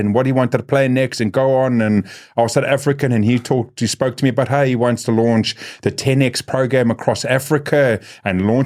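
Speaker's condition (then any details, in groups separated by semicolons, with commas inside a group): No condition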